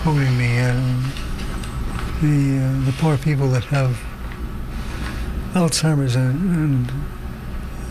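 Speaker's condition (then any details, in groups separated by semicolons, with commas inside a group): Parkinson's disease; lost sense of smell, grew up on Ontario farm, possible rotenone pesticide exposure suspected but unproven; slow, harder to hear past couple weeks, word-finding difficulty, wrong words, loses thread, unfinished sentences, worse tired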